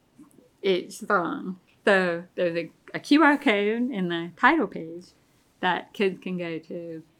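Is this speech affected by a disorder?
Yes: deafness; pretty bad tinnitus.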